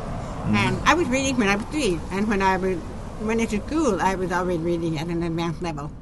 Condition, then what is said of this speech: Deafness. Maybe these parents thought that because my voice sounded different, I